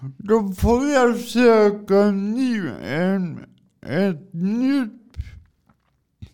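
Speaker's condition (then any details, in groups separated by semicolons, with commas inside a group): Cerebral palsy; from birth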